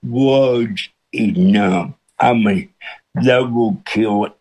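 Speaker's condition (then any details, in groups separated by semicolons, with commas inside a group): Cerebral palsy with speech impediment; listeners adjust within minutes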